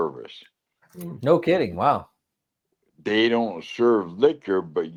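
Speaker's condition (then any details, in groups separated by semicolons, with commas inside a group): Lou Gehrig's disease (ALS)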